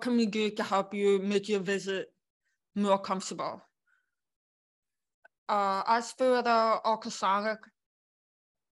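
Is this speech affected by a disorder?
Yes: born deaf; congenital deafness.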